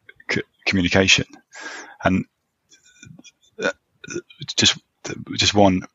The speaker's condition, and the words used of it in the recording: Stuttering. Want to get to a stage where I can speak a bit more easily in terms of stammering openly, and I kind of don't always